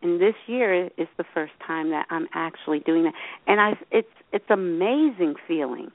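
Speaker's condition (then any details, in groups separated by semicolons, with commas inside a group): No condition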